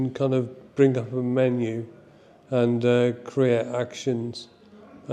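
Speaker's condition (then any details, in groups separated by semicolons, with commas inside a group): Motor neurone disease (ALS); progressing quickly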